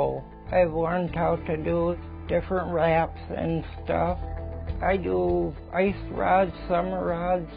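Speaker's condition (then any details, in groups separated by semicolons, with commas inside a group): Ataxia; balance problem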